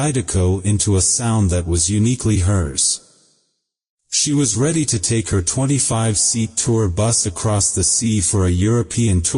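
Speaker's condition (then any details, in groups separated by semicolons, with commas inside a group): No condition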